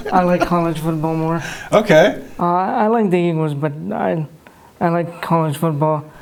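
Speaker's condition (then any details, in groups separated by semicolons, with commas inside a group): Cerebral palsy; no speech therapy, some words hard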